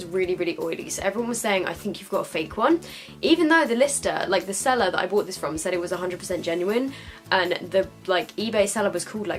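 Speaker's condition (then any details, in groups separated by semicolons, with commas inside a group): No condition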